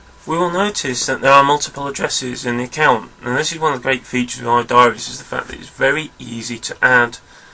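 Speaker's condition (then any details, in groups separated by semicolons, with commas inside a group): No condition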